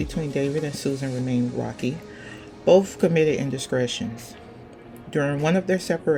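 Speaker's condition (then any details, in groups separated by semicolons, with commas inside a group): No condition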